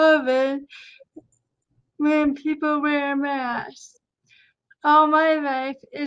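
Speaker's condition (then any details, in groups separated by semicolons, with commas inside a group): Cerebral palsy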